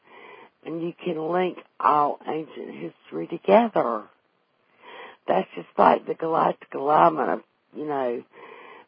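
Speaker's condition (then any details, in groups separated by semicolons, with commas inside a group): Vocal cord paralysis after stroke; wheelchair user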